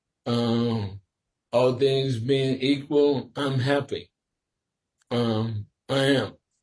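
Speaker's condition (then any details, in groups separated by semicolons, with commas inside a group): Sporadic ALS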